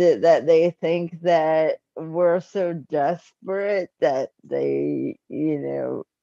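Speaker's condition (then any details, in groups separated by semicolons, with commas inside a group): Cerebral palsy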